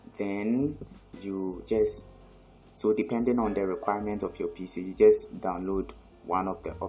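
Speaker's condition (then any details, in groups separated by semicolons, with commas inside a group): No condition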